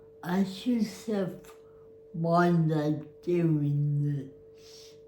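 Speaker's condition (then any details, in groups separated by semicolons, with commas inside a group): Cerebral palsy; spastic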